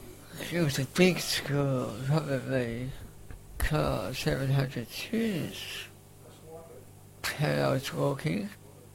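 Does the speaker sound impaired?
Yes: facioscapulohumeral muscular dystrophy, facioscapulohumeral (FSHD); diagnosed about age 10, named facioscapulohumeral form in late 20s, early prognosis life to 14-19; respirator pump wheezing audible in recording.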